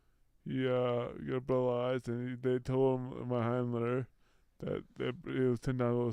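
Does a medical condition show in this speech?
Yes: brain injury.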